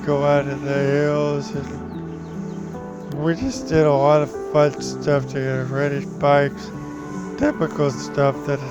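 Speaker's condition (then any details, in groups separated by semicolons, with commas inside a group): ALS; over a year since diagnosis, requires 24/7 care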